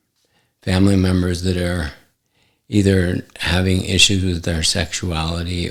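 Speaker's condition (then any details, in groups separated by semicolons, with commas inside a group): ALS; affects hand function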